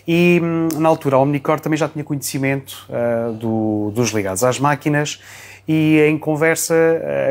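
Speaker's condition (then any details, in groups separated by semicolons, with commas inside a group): No condition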